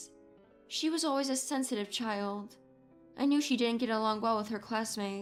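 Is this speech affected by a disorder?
No.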